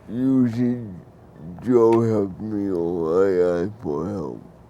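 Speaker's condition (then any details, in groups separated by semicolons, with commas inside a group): Cerebral palsy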